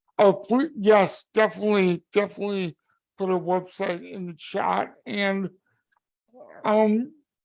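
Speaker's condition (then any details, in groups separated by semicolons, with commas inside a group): Cerebral palsy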